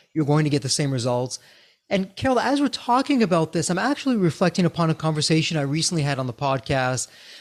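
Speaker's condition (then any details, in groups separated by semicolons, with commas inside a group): No condition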